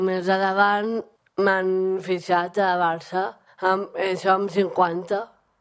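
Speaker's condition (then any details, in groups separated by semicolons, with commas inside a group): Down syndrome; 35% disability rating, adult aged 34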